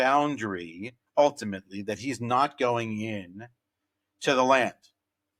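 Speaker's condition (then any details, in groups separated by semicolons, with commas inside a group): No condition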